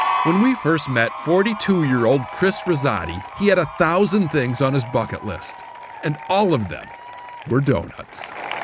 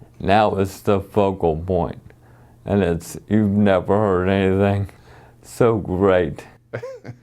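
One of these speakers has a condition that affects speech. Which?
The second: ALS.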